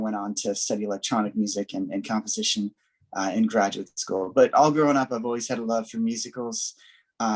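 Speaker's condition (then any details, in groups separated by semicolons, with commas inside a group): No condition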